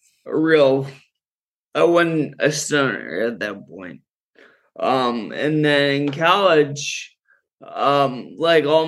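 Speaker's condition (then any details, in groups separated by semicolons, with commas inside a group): Friedreich's ataxia; muscle relaxing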